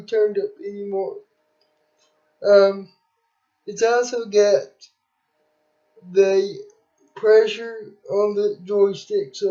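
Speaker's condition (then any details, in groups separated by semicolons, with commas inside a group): Cerebral palsy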